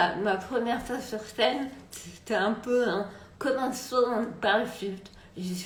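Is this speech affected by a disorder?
Yes: multiple sclerosis; particular way of speaking, sometimes swaps words.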